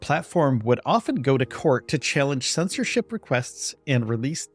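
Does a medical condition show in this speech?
No.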